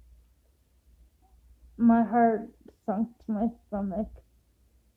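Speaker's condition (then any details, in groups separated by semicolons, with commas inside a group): Cerebral palsy; affects walking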